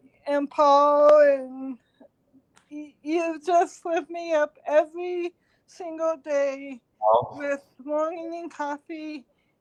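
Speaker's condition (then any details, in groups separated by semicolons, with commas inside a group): Cerebral palsy; since birth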